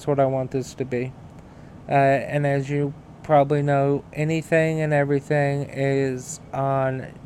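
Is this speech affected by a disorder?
Yes: stutter; got through sponsor ad read fluently despite stutter, surprised by this; here prolonged sounds.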